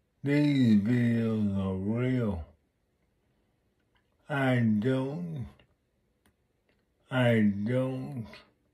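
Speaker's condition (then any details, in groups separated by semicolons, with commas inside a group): Multiple sclerosis; affects left side and voice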